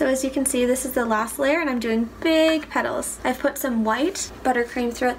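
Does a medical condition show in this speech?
No.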